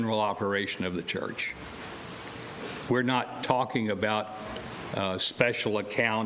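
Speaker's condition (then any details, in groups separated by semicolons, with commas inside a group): No condition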